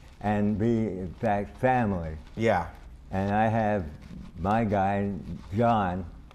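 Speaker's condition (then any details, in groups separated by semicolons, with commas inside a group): Parkinson's disease; years since onset; voice changes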